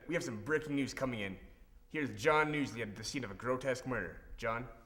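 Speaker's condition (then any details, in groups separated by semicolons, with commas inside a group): No condition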